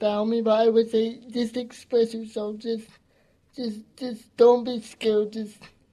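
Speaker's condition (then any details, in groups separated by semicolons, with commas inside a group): Cerebral palsy; mostly physical disability, wheelchair user, fatigues quickly, age 17; gentle, calm, strong voice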